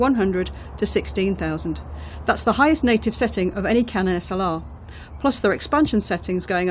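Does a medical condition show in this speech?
No.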